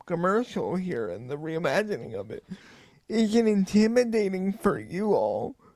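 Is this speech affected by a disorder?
Yes: cerebral palsy; physical disability.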